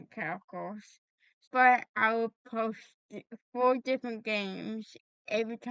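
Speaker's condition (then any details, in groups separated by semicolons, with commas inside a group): Cerebral palsy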